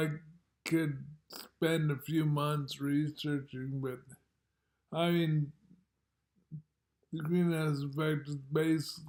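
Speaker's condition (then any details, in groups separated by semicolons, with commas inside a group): Multiple sclerosis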